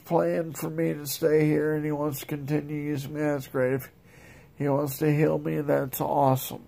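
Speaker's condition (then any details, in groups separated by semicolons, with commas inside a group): Multiple sclerosis; likely primary progressive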